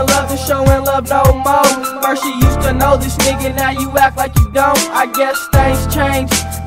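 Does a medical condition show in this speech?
No.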